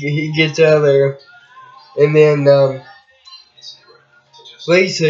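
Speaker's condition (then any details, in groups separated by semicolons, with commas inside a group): Cerebral palsy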